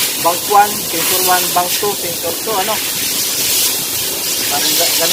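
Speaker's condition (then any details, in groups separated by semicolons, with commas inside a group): No condition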